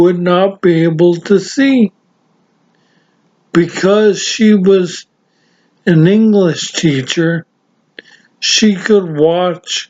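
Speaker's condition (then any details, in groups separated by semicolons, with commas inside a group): Severe traumatic brain injury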